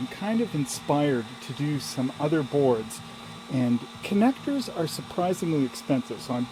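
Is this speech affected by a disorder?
No.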